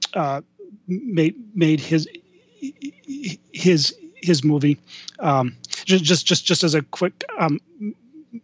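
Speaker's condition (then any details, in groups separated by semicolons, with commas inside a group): Stuttering; lifelong stutter; may freeze up mid-speech, then gets back on a roll; repeated words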